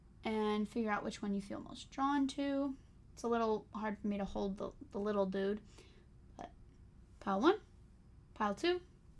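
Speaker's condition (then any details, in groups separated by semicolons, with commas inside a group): No condition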